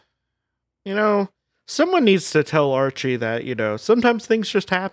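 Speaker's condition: No condition

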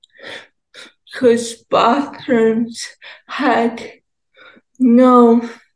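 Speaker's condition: Cerebral palsy, ataxia; mostly uses wheelchair

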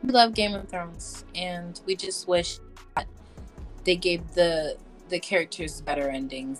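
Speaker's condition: No condition

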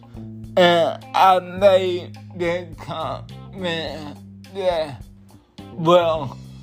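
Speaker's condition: Cerebral palsy

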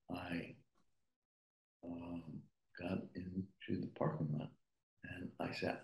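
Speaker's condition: Aphasia after stroke; initially no speech, soft voice, lacked breath and volume, practiced vanilla milkshake, speech slow but speeding

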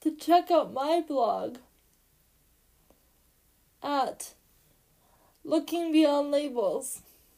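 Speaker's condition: Cerebral palsy; since birth

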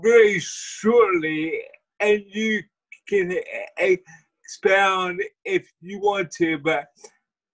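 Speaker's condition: Cerebral palsy; wheelchair user; speech impediment

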